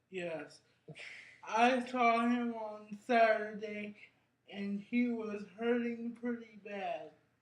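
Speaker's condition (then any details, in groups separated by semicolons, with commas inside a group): Cerebral palsy; brain injury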